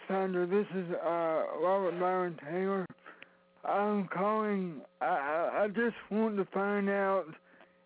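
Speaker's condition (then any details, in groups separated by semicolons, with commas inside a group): Cerebral palsy; physical disability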